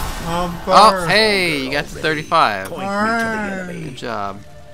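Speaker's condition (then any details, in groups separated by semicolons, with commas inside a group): No condition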